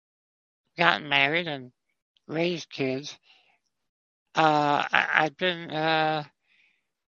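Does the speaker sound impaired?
Yes: spinal muscular atrophy type 2; congenital, never walked or stood, lifelong wheelchair user, could not type or use computer fast enough; about 60 years since onset, uses Dragon voice to text.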